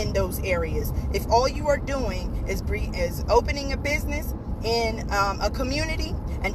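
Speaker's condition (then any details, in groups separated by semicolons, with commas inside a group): No condition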